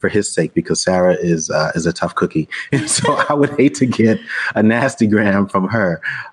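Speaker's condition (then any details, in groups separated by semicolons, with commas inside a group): No condition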